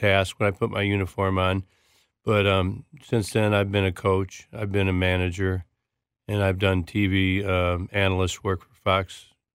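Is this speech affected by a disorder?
Yes: Parkinson's disease; left hand clutching about eight years before diagnosis, diagnosed within 2 days via friend Peter Secchia, Grand Rapids; speech tough, speech therapy with ahs before going on air, big and loud voice training.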